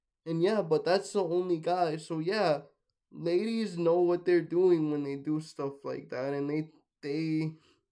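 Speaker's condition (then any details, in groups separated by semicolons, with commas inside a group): Spastic, ataxic, athetoid, mixed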